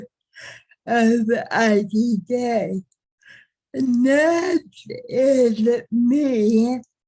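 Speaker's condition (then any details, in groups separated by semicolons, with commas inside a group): Cerebral palsy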